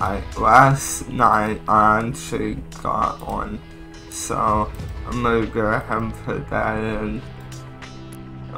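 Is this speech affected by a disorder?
Yes: cerebral palsy.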